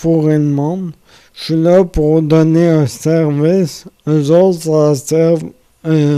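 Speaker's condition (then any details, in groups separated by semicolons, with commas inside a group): Amyotrophic lateral sclerosis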